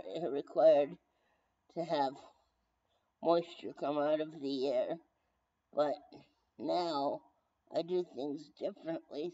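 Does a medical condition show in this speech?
Yes: brain injury.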